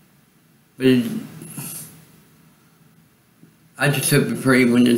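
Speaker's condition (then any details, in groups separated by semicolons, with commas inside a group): Cerebral palsy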